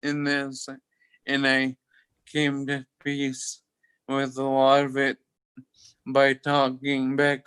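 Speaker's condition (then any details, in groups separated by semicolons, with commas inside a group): Toxic leukoencephalopathy, locked-in syndrome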